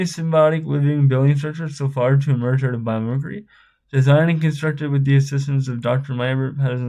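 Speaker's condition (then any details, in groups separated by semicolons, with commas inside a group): Spastic cerebral palsy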